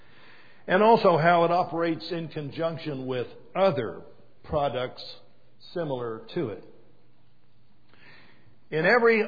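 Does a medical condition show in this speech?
No.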